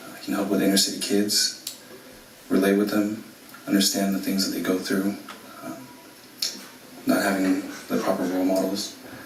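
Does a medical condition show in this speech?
No.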